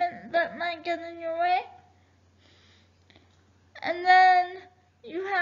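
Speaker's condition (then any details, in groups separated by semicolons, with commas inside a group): Cerebral palsy; affects all four limbs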